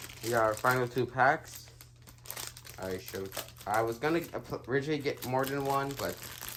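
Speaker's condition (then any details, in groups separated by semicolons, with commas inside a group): No condition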